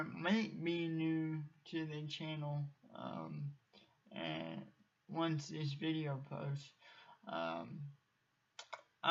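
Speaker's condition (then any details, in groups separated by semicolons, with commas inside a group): Cerebral palsy; from birth, uses wheelchair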